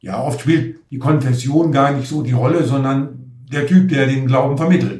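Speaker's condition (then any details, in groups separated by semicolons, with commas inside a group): No condition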